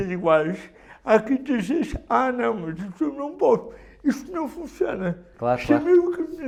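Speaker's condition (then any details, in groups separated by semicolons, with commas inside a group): Cerebral palsy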